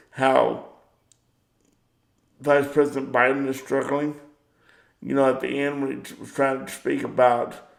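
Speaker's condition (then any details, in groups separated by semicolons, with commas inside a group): Cerebral palsy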